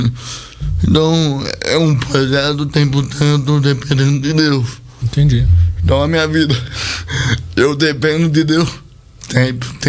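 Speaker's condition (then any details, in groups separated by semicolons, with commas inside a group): Cerebral palsy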